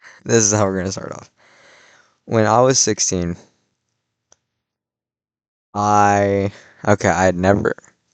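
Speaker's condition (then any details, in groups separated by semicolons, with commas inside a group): No condition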